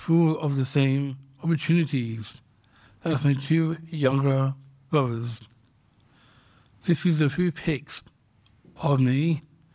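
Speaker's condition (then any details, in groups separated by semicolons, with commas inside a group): Down syndrome; congenital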